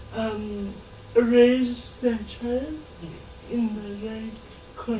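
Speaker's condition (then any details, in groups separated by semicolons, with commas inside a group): Cerebral palsy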